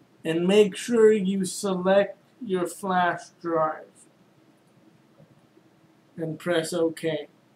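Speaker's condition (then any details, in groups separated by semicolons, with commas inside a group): Cerebral palsy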